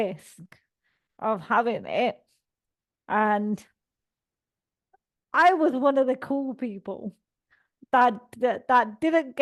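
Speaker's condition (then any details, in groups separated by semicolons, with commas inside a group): Cerebral palsy; all four limbs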